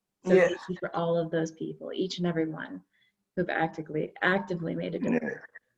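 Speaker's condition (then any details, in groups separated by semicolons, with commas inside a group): No condition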